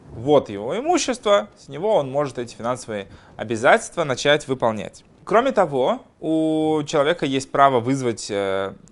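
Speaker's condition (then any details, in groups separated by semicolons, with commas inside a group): No condition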